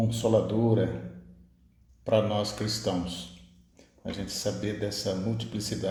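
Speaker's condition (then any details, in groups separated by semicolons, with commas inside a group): No condition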